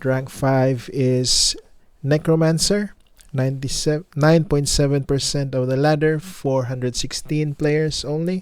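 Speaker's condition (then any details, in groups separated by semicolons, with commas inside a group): No condition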